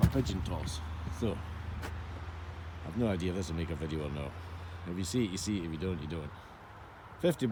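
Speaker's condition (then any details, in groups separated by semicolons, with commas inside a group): No condition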